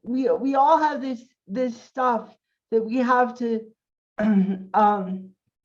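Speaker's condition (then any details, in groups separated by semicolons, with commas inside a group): Cerebral palsy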